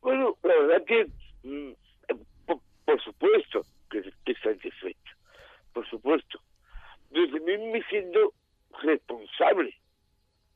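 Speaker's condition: Down syndrome; genetic

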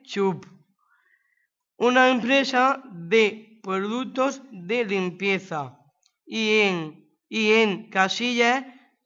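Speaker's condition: Down syndrome; age 20

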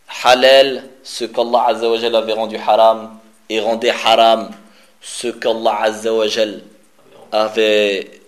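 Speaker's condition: No condition

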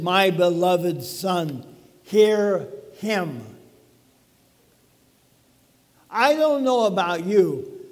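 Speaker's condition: ALS; talking a little bit funny

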